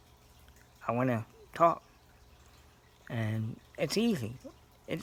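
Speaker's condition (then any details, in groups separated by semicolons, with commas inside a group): Cerebral palsy; scoliosis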